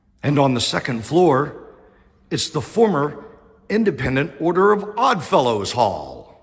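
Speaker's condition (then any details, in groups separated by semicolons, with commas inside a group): No condition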